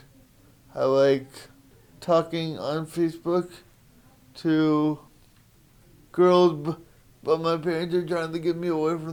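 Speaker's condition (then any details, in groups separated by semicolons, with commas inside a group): Spastic quadriplegic cerebral palsy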